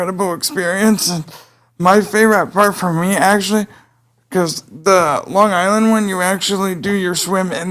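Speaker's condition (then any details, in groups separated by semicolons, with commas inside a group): Cerebral palsy; present from birth; able to speak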